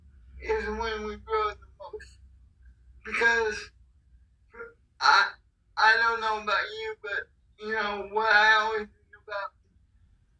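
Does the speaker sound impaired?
Yes: cerebral palsy; physically challenged.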